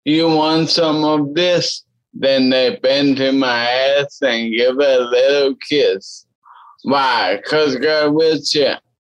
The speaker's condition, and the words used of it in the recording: Ataxia. And we were also talking about how, you know, obviously your speech is affected and how sometimes that can be a bit tricky.